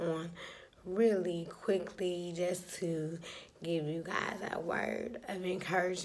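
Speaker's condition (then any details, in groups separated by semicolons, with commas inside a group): Cerebral palsy, spastic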